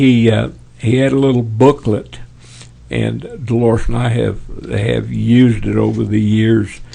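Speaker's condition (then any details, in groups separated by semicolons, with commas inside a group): Parkinson's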